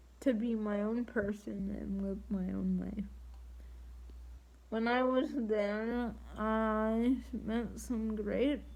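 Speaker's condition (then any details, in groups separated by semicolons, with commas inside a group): Triplegic cerebral palsy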